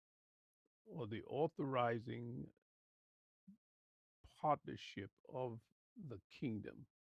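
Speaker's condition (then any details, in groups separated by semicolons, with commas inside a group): No condition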